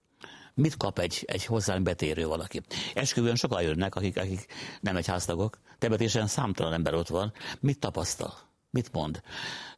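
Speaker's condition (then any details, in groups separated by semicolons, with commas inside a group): No condition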